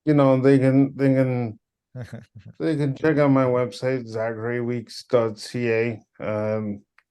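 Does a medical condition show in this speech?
Yes: cerebral palsy.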